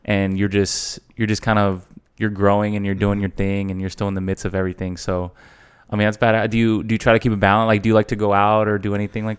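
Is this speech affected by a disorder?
No.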